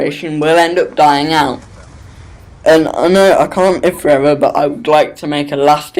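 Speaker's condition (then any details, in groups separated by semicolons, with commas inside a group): Cerebral palsy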